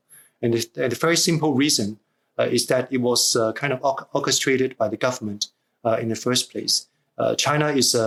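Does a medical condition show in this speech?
No.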